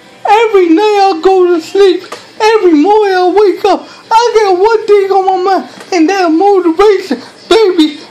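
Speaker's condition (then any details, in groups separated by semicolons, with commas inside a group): Cerebral palsy; speech hard to understand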